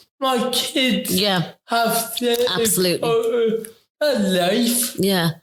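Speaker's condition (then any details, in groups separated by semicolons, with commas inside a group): Ataxic cerebral palsy; affects talking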